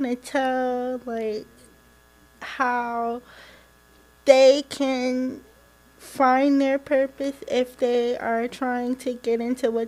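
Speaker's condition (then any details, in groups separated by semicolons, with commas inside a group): Cerebral palsy; spastic left hemiplegia, left side partially paralyzed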